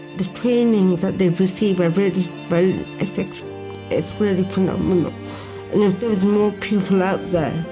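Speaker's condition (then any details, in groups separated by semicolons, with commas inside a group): Cerebral palsy; affects hands, difficult handwriting; diagnosed at age 2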